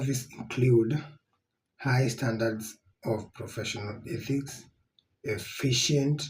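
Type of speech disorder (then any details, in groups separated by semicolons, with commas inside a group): None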